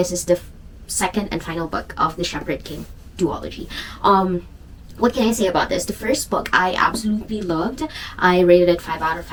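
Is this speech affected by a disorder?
No.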